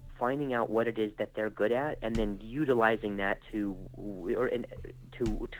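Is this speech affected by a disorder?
Yes: stutter; acquired stutter after traumatic brain injury and concussion from freak softball injury, motor skills also affected; stutters now, tells audiences early about the stutter to put them at ease; stuttered speech; here repeated sounds, prolonged sounds.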